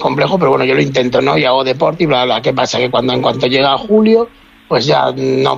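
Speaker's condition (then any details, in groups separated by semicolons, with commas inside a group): No condition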